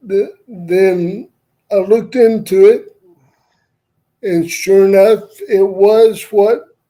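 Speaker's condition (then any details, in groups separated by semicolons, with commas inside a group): Cerebral palsy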